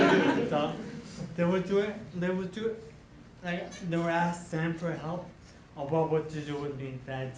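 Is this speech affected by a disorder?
Yes: traumatic brain injury; walking now.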